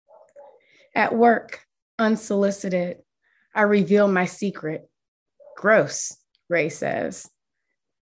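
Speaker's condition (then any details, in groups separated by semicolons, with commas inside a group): No condition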